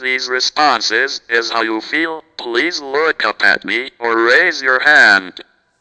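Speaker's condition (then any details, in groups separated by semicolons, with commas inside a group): Cerebral palsy, speech-generating device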